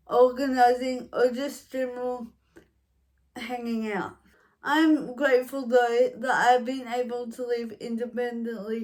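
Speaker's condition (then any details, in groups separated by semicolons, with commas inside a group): Cerebral palsy, mild; affects walking and speech, dribbling, falls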